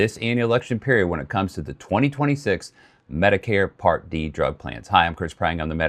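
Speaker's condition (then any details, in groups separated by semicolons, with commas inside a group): No condition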